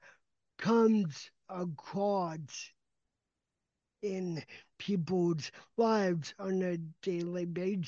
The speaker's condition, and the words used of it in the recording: Cerebral palsy. I've always considered my speech impediment as nothing more than a different accent.